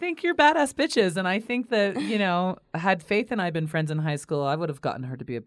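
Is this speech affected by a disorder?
No.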